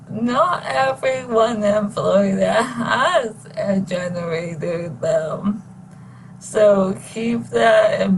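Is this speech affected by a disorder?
Yes: ALS; no ventilator needed yet.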